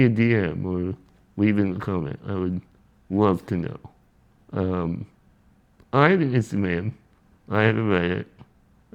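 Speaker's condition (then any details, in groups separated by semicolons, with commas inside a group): Spinal muscular atrophy; neuromuscular disability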